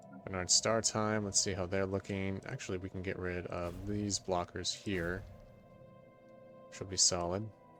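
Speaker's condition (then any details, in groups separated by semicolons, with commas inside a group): No condition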